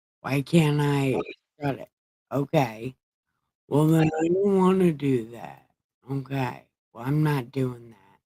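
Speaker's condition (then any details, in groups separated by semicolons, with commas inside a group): Brain injury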